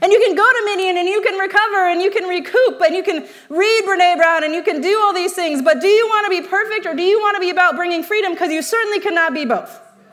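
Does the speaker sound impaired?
No.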